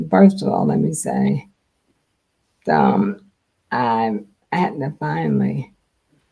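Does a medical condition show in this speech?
Yes: multiple sclerosis.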